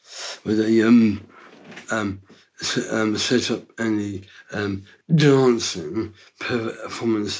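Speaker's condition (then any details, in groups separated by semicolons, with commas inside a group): Down syndrome; three copies of chromosome 21, from birth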